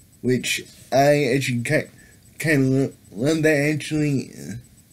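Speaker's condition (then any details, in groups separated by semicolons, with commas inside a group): Cerebral palsy; affects all muscles; able to speak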